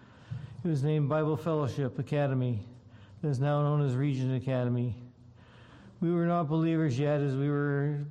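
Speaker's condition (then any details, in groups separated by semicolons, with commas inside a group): Parkinson's disease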